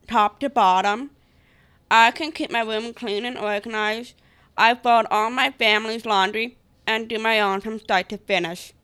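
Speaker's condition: Down syndrome; reads prepared pro-life speech aloud on podcast

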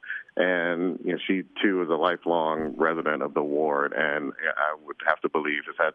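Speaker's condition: No condition

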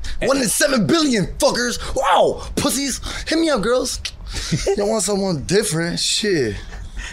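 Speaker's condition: Tourette syndrome; onset age seven, MRI diagnosis, experimental double deep brain stimulation implant, implantable pulse generator; age 22, twitching and sweating during interview, tics worse when excited or discussing condition; vocal tics, frequent involuntary swearing, stuttering when agitated or not calm

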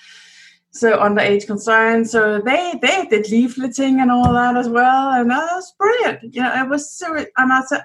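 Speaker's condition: No condition

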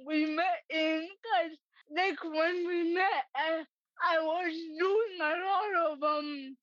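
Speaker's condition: Cerebral palsy; affects walking and hand use

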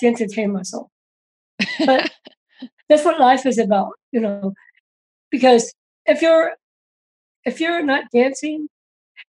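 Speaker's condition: Down syndrome; congenital

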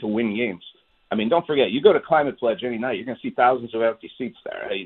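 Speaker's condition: No condition

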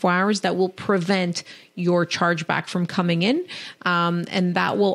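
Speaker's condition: No condition

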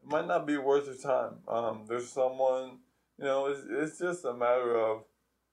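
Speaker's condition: ALS; diagnosed after progressive weakness and drop in football performance

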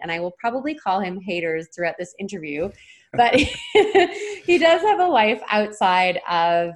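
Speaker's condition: No condition

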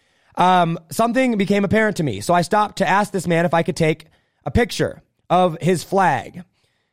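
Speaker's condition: No condition

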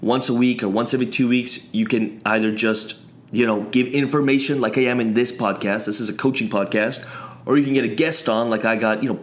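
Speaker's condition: No condition

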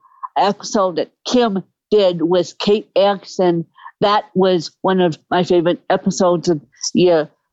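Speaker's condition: Cerebral palsy; aims to stop assistive devices

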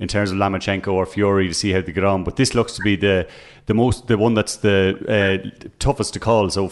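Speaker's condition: No condition

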